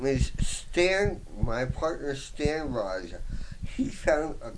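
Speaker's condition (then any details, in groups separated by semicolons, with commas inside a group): Voice box damage, traumatic brain injury; rehabilitation services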